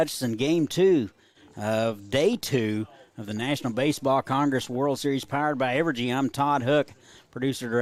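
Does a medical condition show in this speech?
No.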